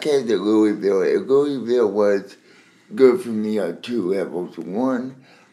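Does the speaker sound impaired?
Yes: cerebral palsy; spastic quadriplegic cerebral palsy from birth, delayed development, diagnosed by doctor, uses wheelchair.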